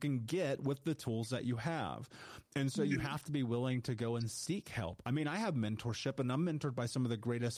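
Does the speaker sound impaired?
No.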